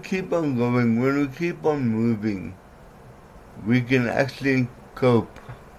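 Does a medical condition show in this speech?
Yes: cerebral palsy; worse when mouth tires.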